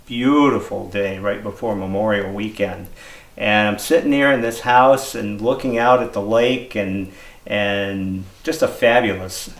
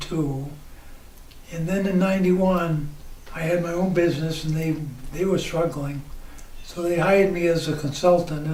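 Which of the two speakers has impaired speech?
The second: ALS; diagnosed couple years ago, types with two fingers.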